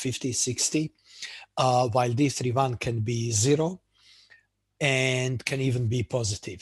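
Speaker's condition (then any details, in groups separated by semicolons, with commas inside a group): No condition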